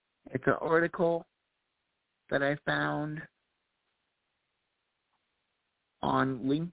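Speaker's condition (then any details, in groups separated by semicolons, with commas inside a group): Cerebral palsy; voice improved over last year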